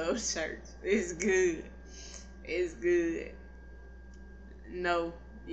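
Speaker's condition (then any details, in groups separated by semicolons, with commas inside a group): Cerebral palsy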